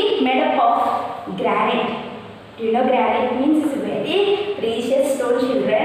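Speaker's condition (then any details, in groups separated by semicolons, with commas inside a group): No condition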